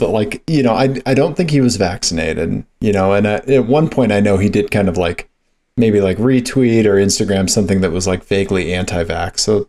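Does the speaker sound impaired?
No.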